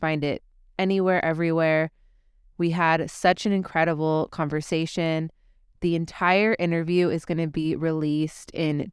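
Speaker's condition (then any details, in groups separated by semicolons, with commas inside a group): No condition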